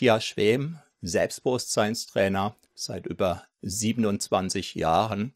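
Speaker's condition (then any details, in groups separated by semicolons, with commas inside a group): No condition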